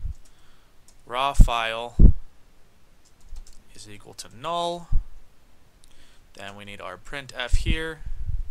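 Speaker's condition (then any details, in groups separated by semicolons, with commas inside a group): No condition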